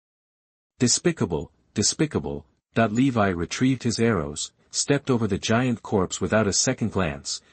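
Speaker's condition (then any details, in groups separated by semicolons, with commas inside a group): No condition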